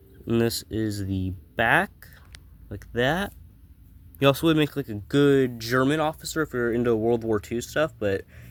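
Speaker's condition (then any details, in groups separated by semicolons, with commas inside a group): No condition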